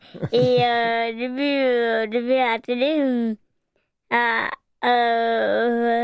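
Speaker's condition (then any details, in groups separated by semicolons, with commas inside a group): Hard of hearing; hard of hearing from birth, uses sign language, learned signing with Patrice Cario, Foyer Marignac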